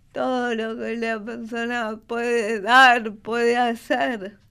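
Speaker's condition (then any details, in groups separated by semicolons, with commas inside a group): Cerebral palsy; second at 12 hours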